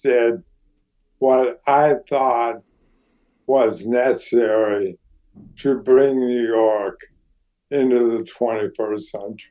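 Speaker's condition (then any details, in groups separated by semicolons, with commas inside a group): ALS; declining health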